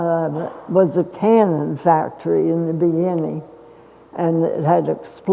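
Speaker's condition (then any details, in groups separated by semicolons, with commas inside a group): Essential tremor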